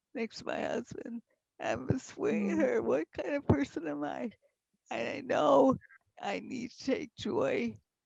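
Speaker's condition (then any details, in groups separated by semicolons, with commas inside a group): Multiple sclerosis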